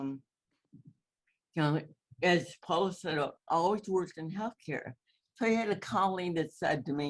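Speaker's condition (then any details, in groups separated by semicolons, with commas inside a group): Cerebral palsy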